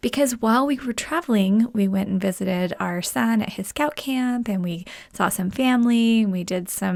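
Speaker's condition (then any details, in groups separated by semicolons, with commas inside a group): No condition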